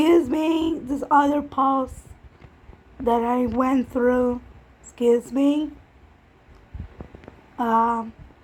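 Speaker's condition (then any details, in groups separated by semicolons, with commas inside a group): Cerebral palsy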